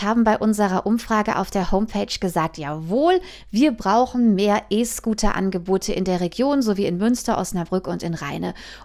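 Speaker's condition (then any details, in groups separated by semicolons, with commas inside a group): No condition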